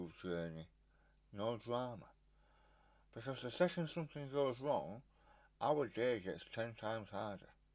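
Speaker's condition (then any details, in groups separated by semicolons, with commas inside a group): Stage 4 tongue cancer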